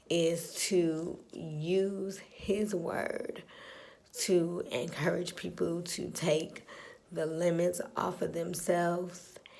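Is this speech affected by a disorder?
Yes: spastic cerebral palsy.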